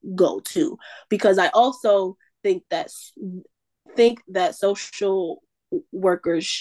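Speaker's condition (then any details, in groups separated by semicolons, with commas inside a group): Stuttering; stutter since at least high school, caused shyness, quietness and shame then; still stutters, work role forced out of shell; stuttering not under own control; prolonged sounds, blocks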